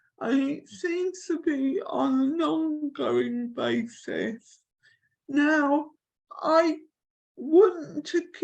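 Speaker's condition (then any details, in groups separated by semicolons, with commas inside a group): Cerebral palsy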